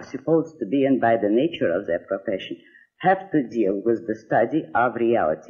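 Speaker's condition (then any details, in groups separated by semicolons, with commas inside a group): No condition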